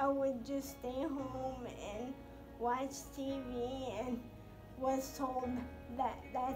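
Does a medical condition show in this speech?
Yes: cerebral palsy; present from birth.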